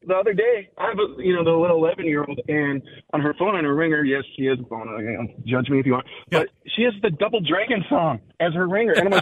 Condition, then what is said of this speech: No condition.